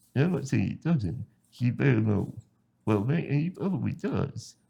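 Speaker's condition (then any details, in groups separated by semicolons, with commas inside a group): Spinal muscular atrophy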